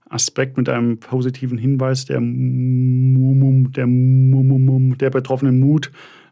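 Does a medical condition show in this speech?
Yes: stuttering; lifelong stuttering since childhood, limited childhood therapy options in Mannheim, therapy sought toward Heidelberg; still stuttering in late twenties; frequent word and phrase repetitions, part-word repetitions, many fillers, audible stuttering while hosting; here repeated words, prolonged sounds.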